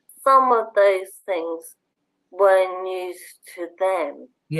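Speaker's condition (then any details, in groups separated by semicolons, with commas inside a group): Motor neurone disease; bulbar onset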